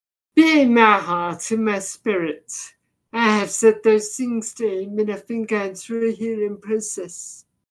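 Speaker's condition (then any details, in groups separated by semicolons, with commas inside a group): Deafness, severe; progressive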